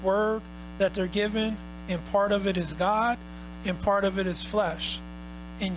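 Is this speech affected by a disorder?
No.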